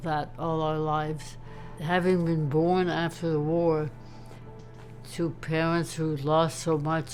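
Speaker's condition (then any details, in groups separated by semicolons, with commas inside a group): ALS; speech, swallowing, breathing main symptoms; speech deterioration, swallowing and breathing difficulties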